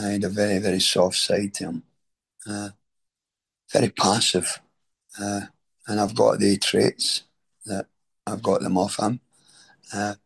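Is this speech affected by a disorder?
Yes: throat cancer treatment effects; stage 4 throat cancer 6.5 years into recovery, chemo, radiotherapy, tracheostomy, neck nerves repaired, remission 2.5 years; throat pain after chemo, managed with doctor's medication; voice changed by throat cancer and treatment, deep voice.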